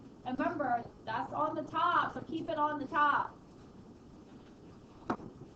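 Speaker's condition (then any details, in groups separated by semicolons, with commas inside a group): No condition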